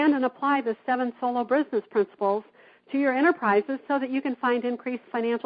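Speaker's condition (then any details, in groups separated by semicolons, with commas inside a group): No condition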